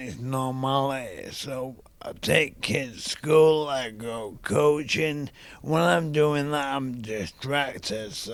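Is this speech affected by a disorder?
Yes: ALS; young onset.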